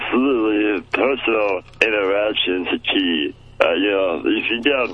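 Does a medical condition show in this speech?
Yes: muscular dystrophy; childhood onset.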